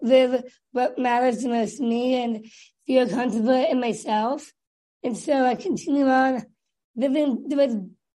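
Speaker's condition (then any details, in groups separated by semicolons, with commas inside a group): Down syndrome; developmental disability from birth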